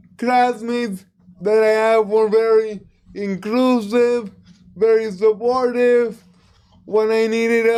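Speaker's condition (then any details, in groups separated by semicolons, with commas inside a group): Cerebral palsy; cord asphyxiation at birth, limits walking and daily tasks; occupational, physical and speech therapy; speech therapy for communication skills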